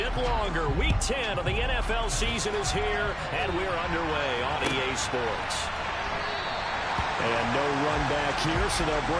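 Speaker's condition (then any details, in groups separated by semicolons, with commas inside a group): No condition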